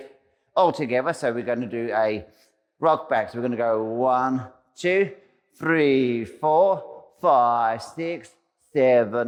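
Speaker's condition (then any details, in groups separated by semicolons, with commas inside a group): No condition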